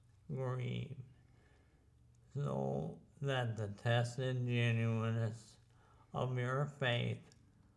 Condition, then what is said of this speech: ALS (motor neuron disease). This crippling disease has already taken some of his speaking ability.